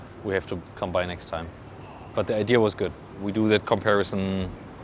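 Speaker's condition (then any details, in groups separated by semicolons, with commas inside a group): No condition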